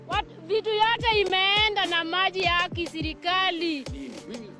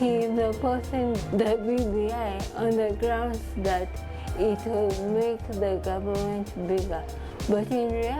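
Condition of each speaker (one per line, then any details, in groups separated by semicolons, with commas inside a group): No condition
Cerebral palsy; from birth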